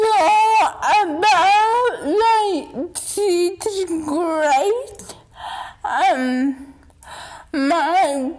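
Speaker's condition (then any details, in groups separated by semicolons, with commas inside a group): Dystonia; wheelchair user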